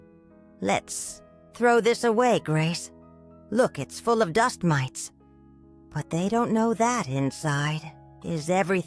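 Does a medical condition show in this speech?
No.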